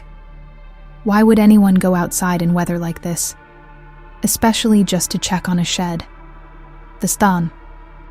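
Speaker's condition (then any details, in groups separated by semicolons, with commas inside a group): No condition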